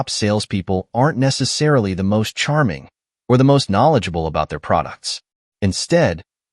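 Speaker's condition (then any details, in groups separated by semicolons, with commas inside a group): No condition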